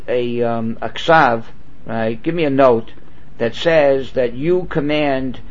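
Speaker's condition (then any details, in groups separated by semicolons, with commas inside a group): No condition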